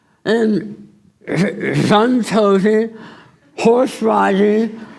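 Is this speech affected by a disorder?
Yes: tongue cancer surgery.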